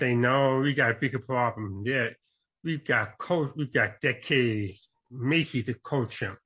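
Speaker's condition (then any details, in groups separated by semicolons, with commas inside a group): Born deaf; congenital deafness, mainstreamed into hearing schools as child; deaf accent, tries to speak as clearly as possible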